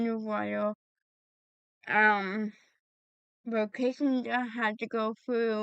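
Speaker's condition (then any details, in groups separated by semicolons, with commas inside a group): Cerebral palsy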